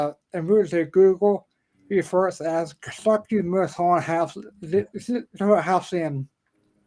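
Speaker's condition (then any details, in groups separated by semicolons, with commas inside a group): Ataxia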